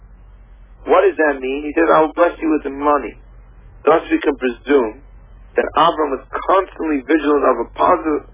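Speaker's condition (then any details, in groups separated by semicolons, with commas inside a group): No condition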